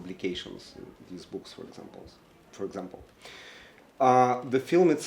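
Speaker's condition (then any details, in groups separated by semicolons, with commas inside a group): No condition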